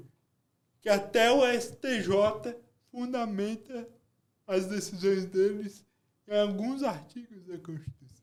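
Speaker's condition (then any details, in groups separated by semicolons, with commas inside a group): Cerebral palsy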